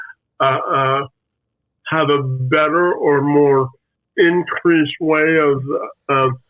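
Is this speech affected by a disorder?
Yes: spastic quadriplegic cerebral palsy.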